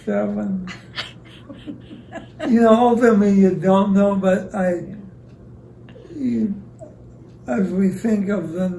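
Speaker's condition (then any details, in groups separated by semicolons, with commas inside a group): ALS; about 25 years since diagnosis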